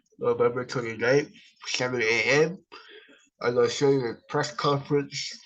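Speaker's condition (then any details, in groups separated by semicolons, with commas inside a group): Cerebral palsy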